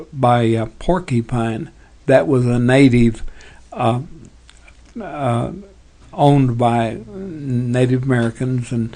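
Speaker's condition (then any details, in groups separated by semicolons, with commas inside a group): Parkinson's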